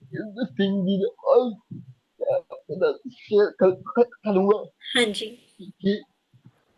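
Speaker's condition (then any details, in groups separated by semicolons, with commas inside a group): Cerebral palsy; could not speak as a child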